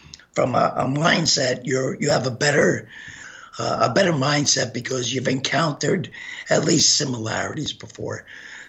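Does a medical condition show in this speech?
Yes: gunshot injury to voice box; bullet still lodged behind carotid artery, from Oak Creek Sikh temple shooting.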